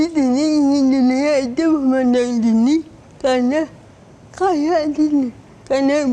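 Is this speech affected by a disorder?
Yes: cerebral palsy; walking relatively difficult.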